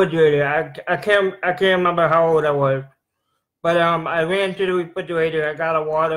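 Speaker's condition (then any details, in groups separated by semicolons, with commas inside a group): Cerebral palsy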